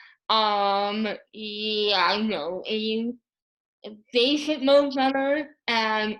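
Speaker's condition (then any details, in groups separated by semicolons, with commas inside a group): Moebius syndrome; paralyzed tongue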